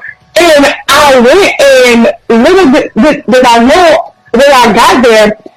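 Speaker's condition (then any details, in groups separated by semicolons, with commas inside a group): Stutter; others took person's voice because of it; prolonged sounds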